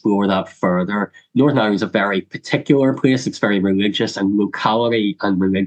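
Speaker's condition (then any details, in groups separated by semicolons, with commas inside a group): Cleft lip and palate; congenital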